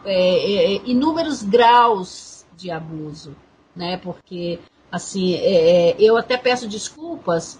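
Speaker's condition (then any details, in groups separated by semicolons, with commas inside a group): No condition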